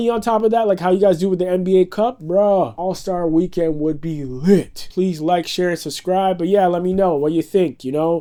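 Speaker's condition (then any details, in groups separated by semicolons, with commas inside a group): No condition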